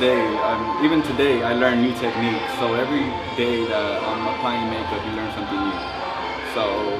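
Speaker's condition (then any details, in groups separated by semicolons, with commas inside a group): No condition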